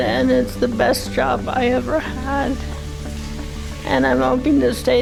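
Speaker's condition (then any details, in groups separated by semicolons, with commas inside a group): Cerebral palsy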